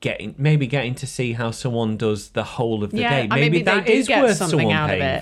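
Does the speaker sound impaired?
No.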